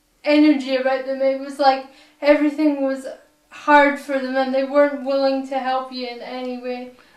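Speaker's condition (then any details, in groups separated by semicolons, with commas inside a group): Cerebral palsy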